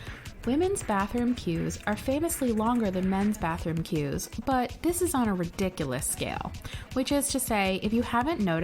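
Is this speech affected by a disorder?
No.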